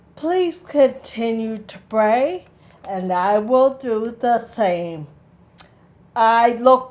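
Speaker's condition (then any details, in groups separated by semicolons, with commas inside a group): Speech impairment in rehabilitation; rehabilitation, daily physical, occupational, speech therapy, no longer uses walker; greatly improved, not yet fully recovered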